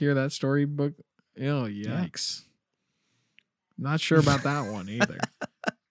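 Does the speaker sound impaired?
No.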